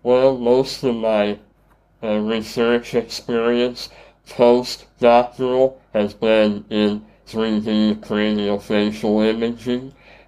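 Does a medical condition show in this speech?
Yes: Treacher Collins syndrome; congenital, cleft palate and jaw surgeries, tracheostomy, deaf three years, bone conduction hearing aids, speech therapy; adult, wears hearing aid, tracheostomy scar, does public speaking; voice distorted, some cannot understand, worse on telephone, repeating takes energy, intelligible after years of therapy.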